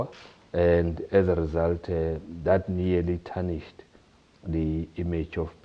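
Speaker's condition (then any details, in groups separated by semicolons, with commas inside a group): No condition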